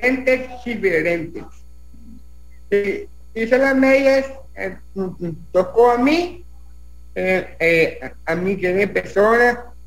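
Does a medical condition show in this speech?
Yes: Down syndrome.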